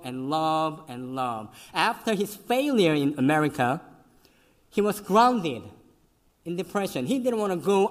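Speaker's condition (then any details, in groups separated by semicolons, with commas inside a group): Cleft lip and palate, severe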